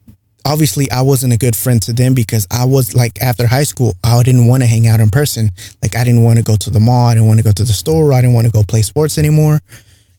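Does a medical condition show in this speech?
No.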